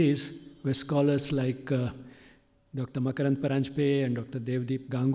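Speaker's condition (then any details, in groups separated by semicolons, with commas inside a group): No condition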